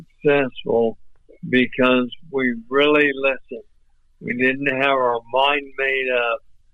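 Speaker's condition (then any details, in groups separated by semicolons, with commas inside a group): ALS; voice off but clear and understandable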